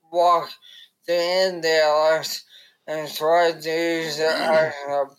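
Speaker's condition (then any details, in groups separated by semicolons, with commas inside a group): ALS; arms do not work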